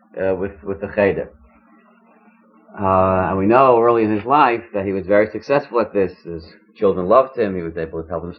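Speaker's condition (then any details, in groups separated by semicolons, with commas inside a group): No condition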